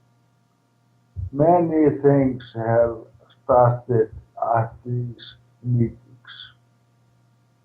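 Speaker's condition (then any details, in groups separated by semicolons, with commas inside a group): ALS, primary lateral sclerosis, PLS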